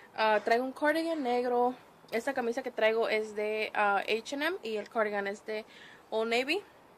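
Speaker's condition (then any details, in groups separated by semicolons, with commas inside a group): No condition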